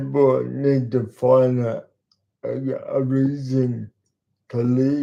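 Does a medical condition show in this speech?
Yes: cerebral palsy; talks slowly.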